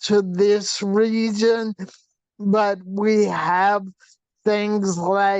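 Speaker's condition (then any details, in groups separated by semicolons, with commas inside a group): Facial paralysis from hydrocephalus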